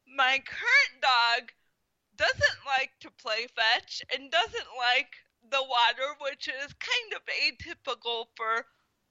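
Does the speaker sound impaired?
Yes: spastic quadriplegic cerebral palsy; walks with walker.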